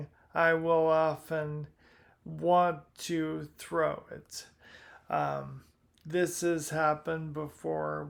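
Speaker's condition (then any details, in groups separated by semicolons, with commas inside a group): Primary lateral sclerosis; speech much worse recently, chest tightness, hard deep breaths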